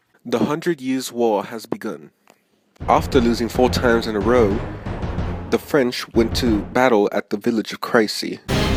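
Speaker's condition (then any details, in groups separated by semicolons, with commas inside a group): No condition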